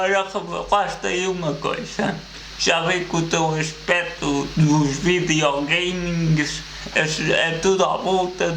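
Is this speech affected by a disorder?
Yes: cerebral palsy.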